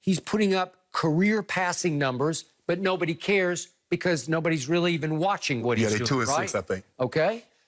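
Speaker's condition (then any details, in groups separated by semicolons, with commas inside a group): No condition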